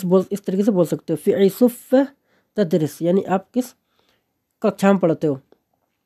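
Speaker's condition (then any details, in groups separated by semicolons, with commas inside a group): No condition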